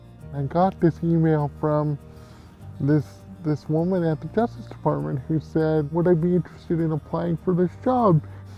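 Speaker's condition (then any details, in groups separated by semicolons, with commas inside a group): Cerebral palsy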